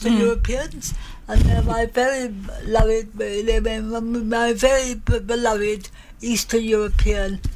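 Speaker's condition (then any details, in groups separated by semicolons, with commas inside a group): Cerebral palsy, mild; slight, from birth, born very premature, about three months early, all problems blamed on birth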